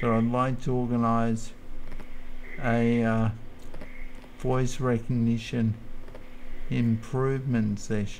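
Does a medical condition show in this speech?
Yes: multiple sclerosis.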